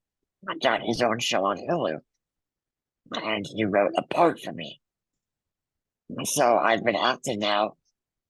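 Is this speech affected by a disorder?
Yes: muscular dystrophy.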